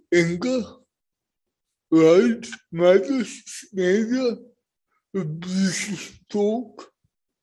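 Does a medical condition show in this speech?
Yes: cerebral palsy; brain injury from birth asphyxia, born not breathing; speech impediment, first 5 minutes hardest to follow, listeners get used to it, transcript provided.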